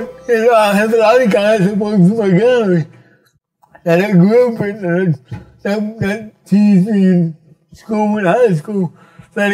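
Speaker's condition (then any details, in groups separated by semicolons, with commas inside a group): Cerebral palsy; from birth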